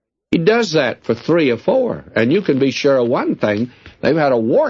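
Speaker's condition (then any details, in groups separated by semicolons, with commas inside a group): No condition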